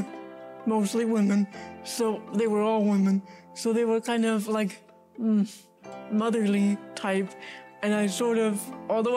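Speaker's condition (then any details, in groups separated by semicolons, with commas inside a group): Cerebral palsy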